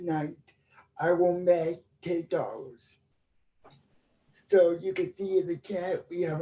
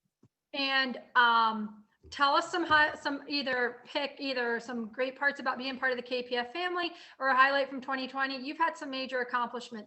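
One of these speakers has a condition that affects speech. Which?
The first: cerebral palsy; spastic quadriplegic, spasticity all four limbs including right hand; verbal, can articulate.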